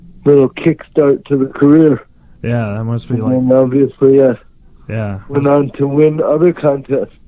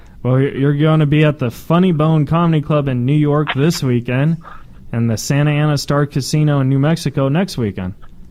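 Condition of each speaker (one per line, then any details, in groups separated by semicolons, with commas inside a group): Cerebral palsy; unable to write or type
No condition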